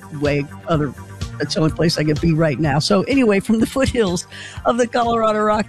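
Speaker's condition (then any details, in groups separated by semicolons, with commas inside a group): No condition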